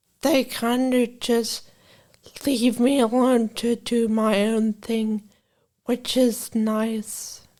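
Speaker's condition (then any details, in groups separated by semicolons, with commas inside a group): Brain injury from aneurysm; caused by brain aneurysm; onset age 18, about five years since injury; voice sounds different, may be hard to understand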